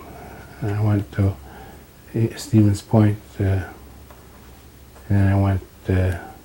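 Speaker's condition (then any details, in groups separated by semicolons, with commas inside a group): Parkinson's disease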